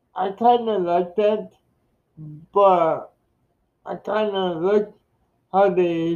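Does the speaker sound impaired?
Yes: cerebral palsy.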